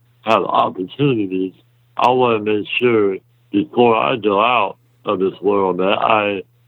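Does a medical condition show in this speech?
Yes: muscular dystrophy; congenital, extremely rare type, exact type unknown, myotubular myopathy ruled out about 4 years ago; about 30 years old, hospitalized every 3 to 6 weeks until age 7, plays power soccer.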